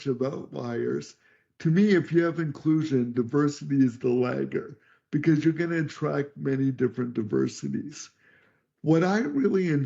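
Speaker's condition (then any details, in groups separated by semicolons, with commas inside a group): Cerebral palsy; wheelchair user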